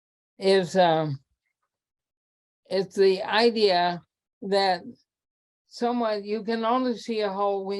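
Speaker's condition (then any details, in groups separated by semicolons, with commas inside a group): ALS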